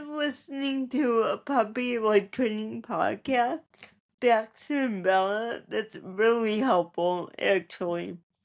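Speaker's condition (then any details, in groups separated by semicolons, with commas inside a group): Cerebral palsy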